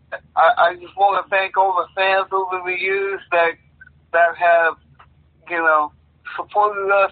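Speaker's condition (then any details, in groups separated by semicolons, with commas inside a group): Cerebral palsy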